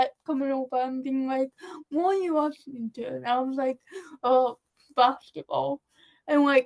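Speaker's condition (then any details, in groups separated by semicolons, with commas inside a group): Cerebral palsy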